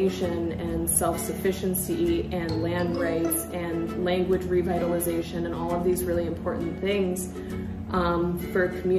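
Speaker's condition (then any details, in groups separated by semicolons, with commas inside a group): No condition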